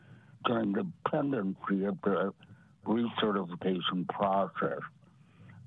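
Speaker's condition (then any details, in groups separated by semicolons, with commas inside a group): Parotid gland removal; parotid salivary gland removed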